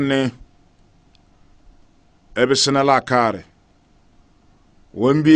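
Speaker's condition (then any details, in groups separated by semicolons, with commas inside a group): No condition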